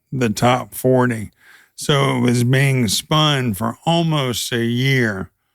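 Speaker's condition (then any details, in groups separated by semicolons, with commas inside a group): ALS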